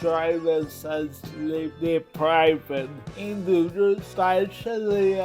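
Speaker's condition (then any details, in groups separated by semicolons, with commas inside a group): Cerebral palsy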